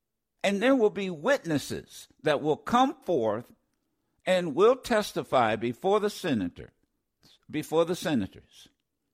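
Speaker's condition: No condition

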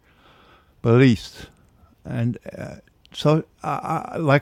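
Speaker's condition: Parkinson's disease; man aged 73

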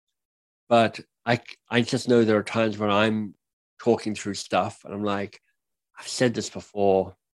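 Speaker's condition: Cleft lip and palate; speech impediment

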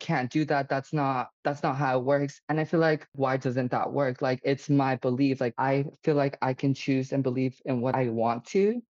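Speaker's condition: No condition

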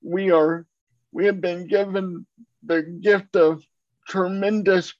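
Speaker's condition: Cerebral palsy; uses a wheelchair

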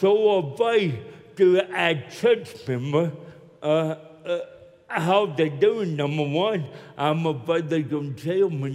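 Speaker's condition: Cerebral palsy; speech impediment

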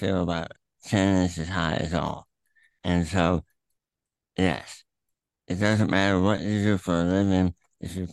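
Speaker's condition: Throat cancer, tumor through tongue, attached to epiglottis; inoperable

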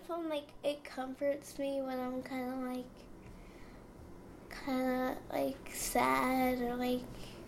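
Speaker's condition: Cerebral palsy; handwriting not very neat

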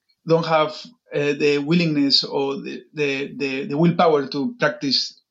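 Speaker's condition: Stuttering; stuttering since age 5, chronic and lifelong, many speech and language therapists over the years; about 2 to 5 years of daily practice talking to 200 people, controlled stuttering technique; could not say own name properly until late 20s, now uses a trained speaking style; repeated words, prolonged sounds

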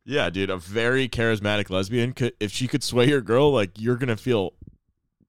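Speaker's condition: No condition

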